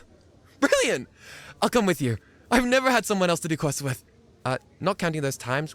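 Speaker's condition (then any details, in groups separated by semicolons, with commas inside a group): No condition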